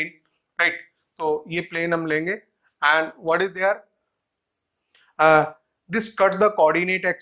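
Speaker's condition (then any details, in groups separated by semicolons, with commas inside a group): No condition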